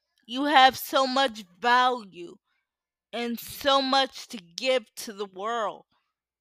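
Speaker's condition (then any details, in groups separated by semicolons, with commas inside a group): Cerebral palsy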